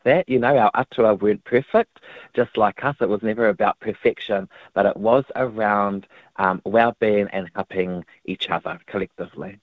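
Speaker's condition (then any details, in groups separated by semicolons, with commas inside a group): No condition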